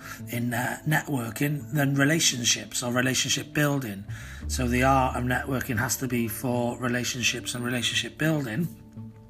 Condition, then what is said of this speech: None; typical speech.